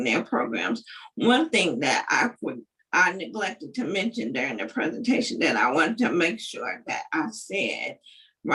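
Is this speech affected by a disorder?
Yes: cerebral palsy; uses wheelchair or mobility device.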